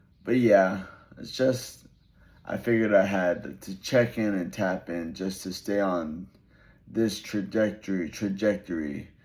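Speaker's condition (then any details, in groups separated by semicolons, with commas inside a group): Brain injury; relearned talking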